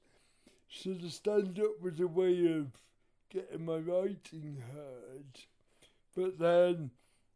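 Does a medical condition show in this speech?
Yes: cerebral palsy; wheelchair user.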